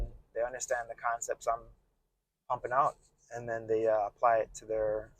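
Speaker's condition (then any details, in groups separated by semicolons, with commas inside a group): No condition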